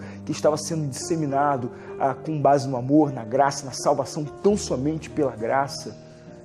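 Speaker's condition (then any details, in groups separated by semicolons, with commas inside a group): No condition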